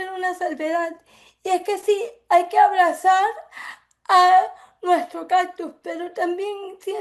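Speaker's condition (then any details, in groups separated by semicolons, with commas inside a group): Cerebral palsy; affects speech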